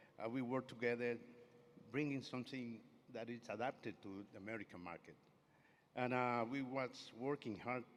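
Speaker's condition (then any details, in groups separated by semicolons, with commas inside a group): No condition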